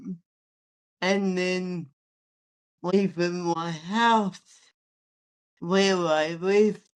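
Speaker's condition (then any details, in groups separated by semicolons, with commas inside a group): Athetoid spastic cerebral palsy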